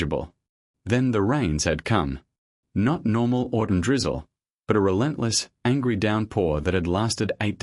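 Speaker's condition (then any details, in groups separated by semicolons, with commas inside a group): No condition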